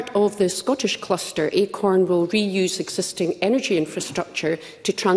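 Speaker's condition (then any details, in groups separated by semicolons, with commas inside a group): No condition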